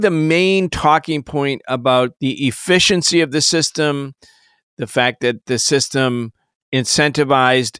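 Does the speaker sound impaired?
No.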